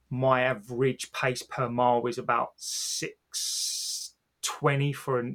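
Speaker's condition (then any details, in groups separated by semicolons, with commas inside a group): Stammer; long hidden even from wife and kids, became quite unwell with it last year; speaking on podcast with stammer, says speaking here has taken a lot; has always fought to be able to speak; prolonged sounds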